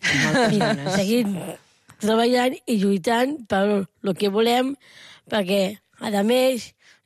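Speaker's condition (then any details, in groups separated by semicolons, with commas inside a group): Down syndrome; intellectual disability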